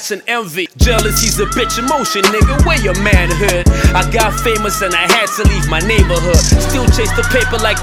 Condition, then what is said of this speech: No condition.